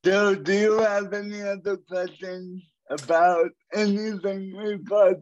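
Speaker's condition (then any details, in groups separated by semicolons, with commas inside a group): Cerebral palsy; cerebral palsy from birth, 37 years with condition; walking distance much reduced compared with before, suspects condition is progressive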